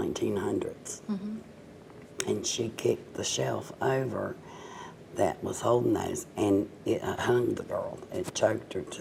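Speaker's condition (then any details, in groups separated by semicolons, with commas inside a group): Cerebral palsy, mild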